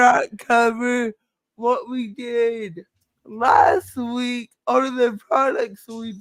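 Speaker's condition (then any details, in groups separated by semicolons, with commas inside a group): Cerebral palsy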